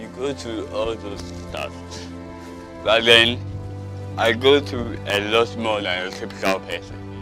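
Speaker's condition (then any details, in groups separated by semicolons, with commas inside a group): Cerebral palsy; unable to sit at 12 months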